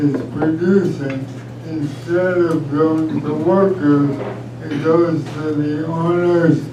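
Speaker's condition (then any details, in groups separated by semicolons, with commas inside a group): ALS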